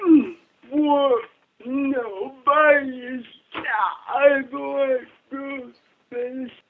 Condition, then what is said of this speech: Cerebral palsy. She said the only thing she doesn't accept about herself is her speech.